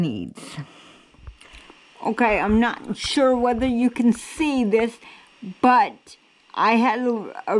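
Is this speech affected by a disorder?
Yes: cerebral palsy.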